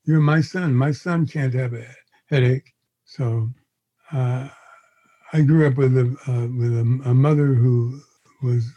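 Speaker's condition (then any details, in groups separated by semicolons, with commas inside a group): Parkinson's disease; chief symptom torpor, sluggishness, lethargy rather than shakes, exhaustion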